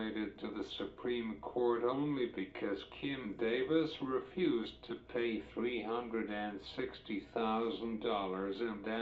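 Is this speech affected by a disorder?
Yes: cerebral palsy; uses wheelchair.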